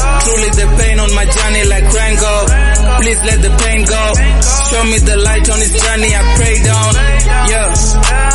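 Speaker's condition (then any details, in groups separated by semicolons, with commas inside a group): No condition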